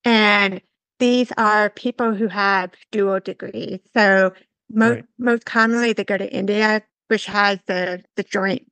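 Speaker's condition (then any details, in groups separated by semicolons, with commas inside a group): Severe to profound hearing loss; digital hearing aids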